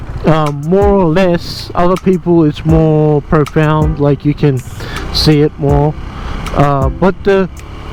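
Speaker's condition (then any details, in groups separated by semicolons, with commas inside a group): No condition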